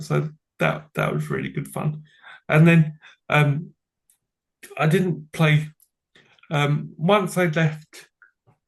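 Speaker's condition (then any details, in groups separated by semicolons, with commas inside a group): Cerebral palsy; from birth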